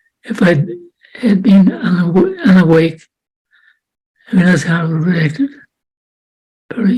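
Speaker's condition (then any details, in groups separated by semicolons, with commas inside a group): Parkinson's disease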